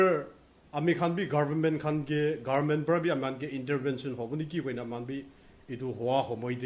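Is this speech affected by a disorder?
No.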